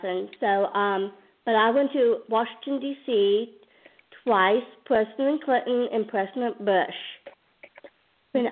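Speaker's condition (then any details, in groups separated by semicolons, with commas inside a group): Down syndrome; present from birth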